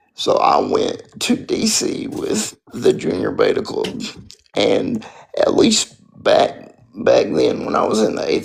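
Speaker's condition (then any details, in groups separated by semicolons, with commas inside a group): Spastic quadriplegic cerebral palsy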